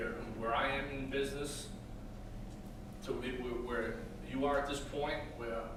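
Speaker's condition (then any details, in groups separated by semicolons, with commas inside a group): No condition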